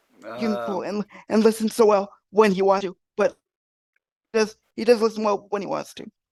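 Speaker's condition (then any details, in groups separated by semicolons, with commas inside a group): Cerebral palsy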